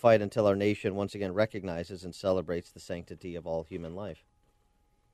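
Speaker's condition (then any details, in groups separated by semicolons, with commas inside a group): No condition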